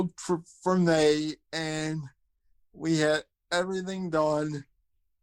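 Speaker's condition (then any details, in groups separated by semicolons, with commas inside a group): Cerebral palsy, spastic quadriplegia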